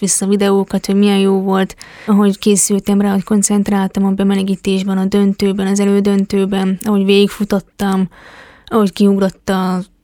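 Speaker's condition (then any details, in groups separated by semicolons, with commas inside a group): Hearing impairment; competes in deaf athletics at the Deaflympics; tried signing with japanese sign-language users at the competition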